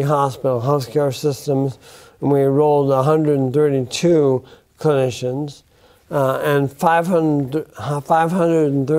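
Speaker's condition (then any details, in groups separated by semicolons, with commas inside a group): Bulbar onset ALS; affects speech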